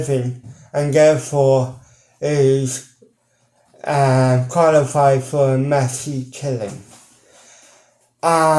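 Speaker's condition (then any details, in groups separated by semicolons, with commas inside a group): Cerebral palsy; mild, ataxic type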